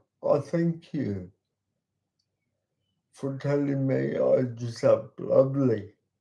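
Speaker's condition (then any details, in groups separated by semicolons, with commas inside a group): Cerebral palsy; talks slowly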